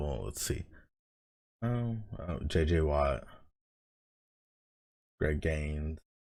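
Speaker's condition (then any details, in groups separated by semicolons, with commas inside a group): No condition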